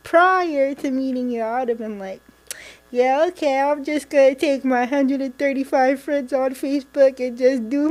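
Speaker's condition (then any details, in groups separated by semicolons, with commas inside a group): Cerebral palsy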